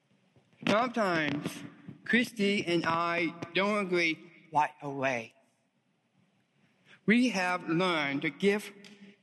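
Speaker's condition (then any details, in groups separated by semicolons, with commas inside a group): Down syndrome; diagnosed at birth; giving talk at Spring q conference with wife Christy; host urges listeners to listen closely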